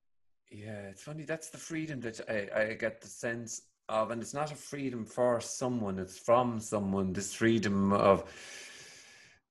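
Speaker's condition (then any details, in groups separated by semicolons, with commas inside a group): No condition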